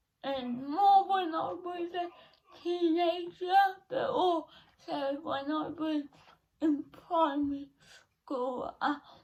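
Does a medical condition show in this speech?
Yes: cerebral palsy; from birth, brain damage at birth, not quadriplegic; 17 years, can walk and talk, physiotherapy and speech therapy; speech affected, may be hard to understand.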